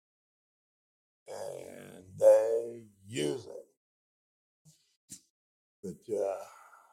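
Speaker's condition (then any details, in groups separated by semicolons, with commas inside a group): Speech impediment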